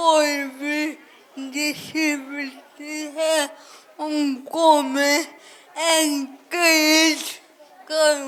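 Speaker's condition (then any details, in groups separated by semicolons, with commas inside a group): Cerebral palsy; speech not clear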